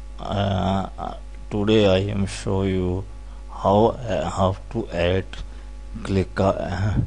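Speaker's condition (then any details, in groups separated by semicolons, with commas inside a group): Cerebral palsy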